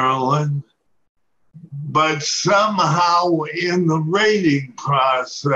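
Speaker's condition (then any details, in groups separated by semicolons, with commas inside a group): Parkinson's disease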